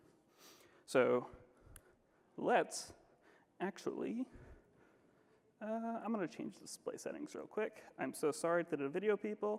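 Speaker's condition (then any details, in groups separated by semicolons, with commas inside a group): No condition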